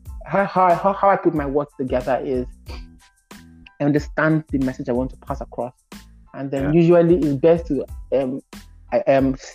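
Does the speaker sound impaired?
Yes: stammer; poor at fast rapped spoken word, speaks slowly and carefully, fast speech disrupts flow; here repeated sounds.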